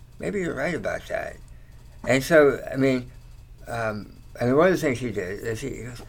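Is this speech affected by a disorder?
Yes: tongue cancer surgery; three or four tongue surgeries, chemotherapy, radiation, long convalescence; slight slur, talks okay.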